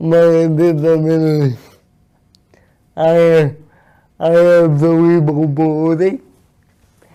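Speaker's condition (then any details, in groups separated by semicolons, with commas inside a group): Cerebral palsy; difficult speaking, often not understood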